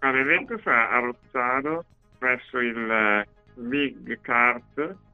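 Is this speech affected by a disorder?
Yes: Duchenne muscular dystrophy; walked until age 10, then first electric wheelchair due to disease; age 37, uses electric wheelchair.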